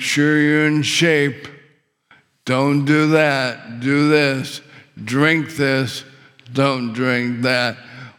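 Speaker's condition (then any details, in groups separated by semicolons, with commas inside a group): ALS; couldn't breathe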